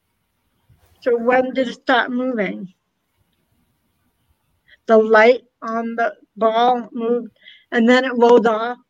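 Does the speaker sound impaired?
Yes: hard of hearing, cochlear implant; does very well with implant, voicing sign language interpretation for deaf team.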